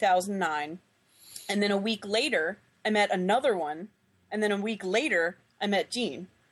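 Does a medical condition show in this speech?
No.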